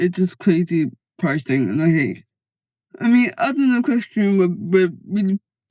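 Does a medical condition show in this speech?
Yes: cerebral palsy.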